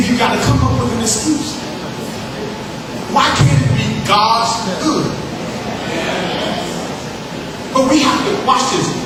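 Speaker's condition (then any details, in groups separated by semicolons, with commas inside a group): No condition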